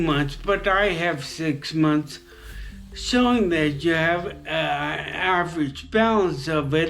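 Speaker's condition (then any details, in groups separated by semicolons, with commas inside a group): Traumatic brain injury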